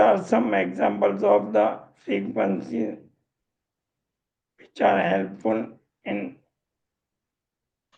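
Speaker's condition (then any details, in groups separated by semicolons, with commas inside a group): Motor neurone disease; voice strong and loud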